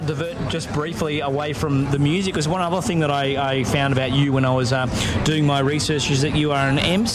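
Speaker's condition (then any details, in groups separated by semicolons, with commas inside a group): No condition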